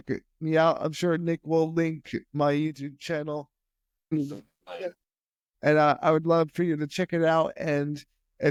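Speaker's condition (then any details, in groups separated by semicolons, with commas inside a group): Spastic quadriplegic cerebral palsy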